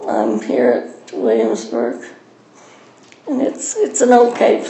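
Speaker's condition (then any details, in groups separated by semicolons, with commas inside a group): Parkinson's; diagnosed at age 44; lives at Williamsburg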